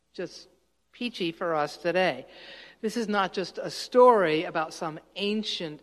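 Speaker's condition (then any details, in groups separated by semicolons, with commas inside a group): No condition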